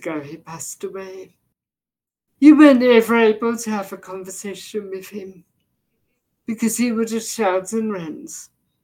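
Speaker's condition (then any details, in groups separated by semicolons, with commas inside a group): Deafness; effectively profoundly deaf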